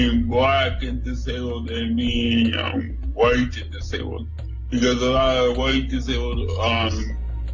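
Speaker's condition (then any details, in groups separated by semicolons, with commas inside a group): Cerebral palsy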